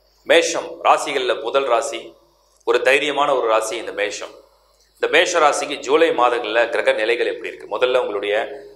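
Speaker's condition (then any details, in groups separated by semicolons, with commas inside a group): No condition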